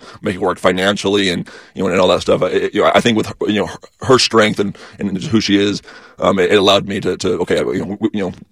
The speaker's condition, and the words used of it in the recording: Stuttering. Throughout your life, you have navigated through life with a stutter.